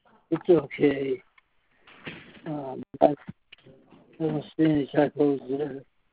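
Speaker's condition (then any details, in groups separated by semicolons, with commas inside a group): Parkinson's disease; trouble speaking, hard for listener to understand, asked to speak louder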